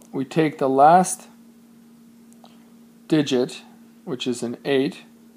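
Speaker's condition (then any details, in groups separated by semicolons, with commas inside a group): No condition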